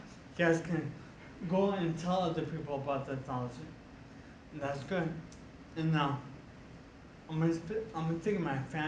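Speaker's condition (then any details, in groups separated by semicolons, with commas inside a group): Traumatic brain injury; past powered wheelchair use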